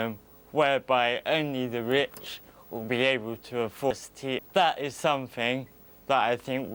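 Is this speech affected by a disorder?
Yes: cerebral palsy; uses wheelchair.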